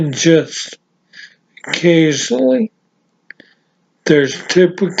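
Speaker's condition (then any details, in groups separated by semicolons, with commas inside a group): Severe traumatic brain injury; severe, ataxia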